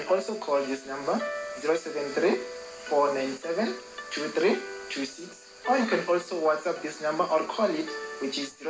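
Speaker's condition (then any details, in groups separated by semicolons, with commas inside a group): No condition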